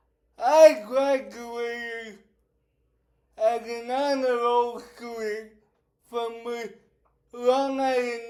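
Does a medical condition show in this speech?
Yes: cerebral palsy; affects speech.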